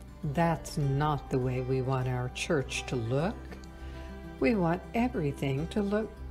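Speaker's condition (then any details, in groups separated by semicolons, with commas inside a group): No condition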